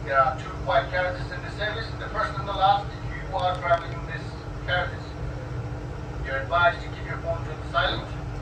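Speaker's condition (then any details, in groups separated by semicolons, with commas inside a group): No condition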